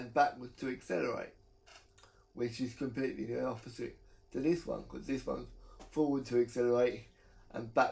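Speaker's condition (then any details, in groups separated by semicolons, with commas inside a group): Cerebral palsy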